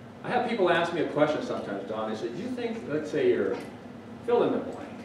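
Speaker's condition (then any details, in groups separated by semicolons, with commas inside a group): No condition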